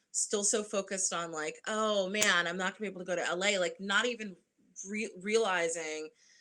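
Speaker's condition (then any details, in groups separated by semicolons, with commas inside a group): No condition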